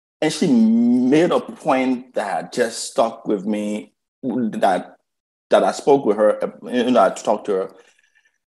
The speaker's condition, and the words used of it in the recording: Stuttering. I still have insecurities around stuttering.